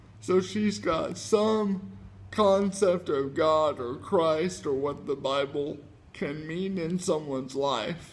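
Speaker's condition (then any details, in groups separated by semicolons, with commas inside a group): Cerebral palsy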